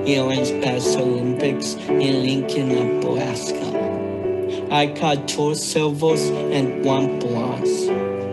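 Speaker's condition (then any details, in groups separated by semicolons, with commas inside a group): Cerebral palsy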